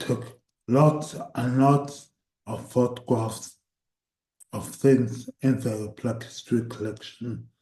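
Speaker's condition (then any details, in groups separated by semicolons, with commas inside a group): Cerebral palsy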